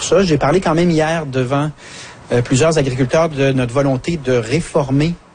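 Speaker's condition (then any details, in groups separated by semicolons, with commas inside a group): No condition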